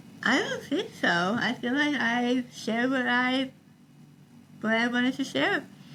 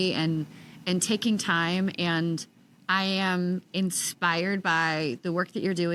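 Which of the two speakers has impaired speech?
The first: tongue cancer, partial glossectomy; over half tongue removed, forearm graft, lymph nodes removed; three years since treatment, radiation and chemotherapy; voice changed, reduced tongue movement, relearned swallowing, eating struggles.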